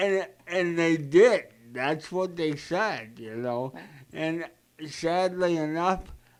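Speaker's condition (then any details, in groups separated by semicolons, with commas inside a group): Cerebral palsy; present from birth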